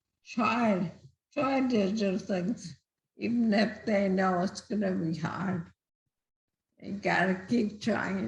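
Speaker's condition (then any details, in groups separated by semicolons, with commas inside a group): Multiple system atrophy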